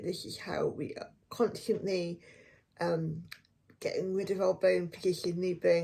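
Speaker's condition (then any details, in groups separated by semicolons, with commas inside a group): Cerebral palsy; affects one foot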